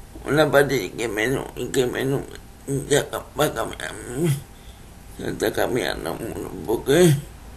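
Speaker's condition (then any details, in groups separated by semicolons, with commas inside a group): Cerebral palsy; wheelchair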